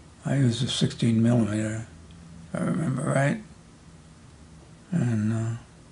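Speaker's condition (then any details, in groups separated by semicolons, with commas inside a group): Parkinson's disease; mild cognitive impairment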